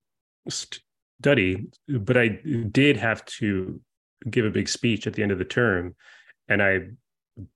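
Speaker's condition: Stutter; childhood onset, neurological and genetic basis, persists for life, no cure; recorded via zoom, video call lag makes turn-taking hard; blocking moments, daily speaking situations very difficult, anticipates stuttering in everyday moments; blocks

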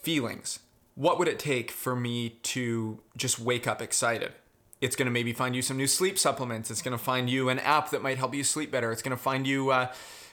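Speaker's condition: No condition

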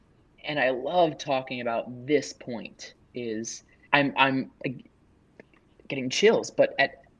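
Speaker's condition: Stuttering; onset at age 3-4, strong fear of speaking; openly stutters, self-advertises, past speech programs, support groups, self-help; broken-up speech at times; repeated words, blocks

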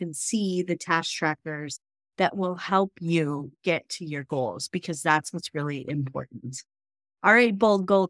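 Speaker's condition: No condition

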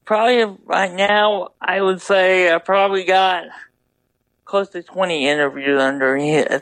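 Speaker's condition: Double hemiplegia cerebral palsy

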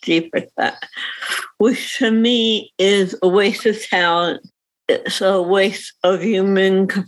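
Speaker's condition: Cerebral palsy; reading disability

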